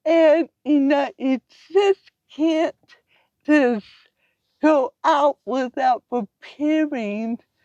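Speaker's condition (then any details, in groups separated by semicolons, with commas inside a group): Cerebral palsy; from birth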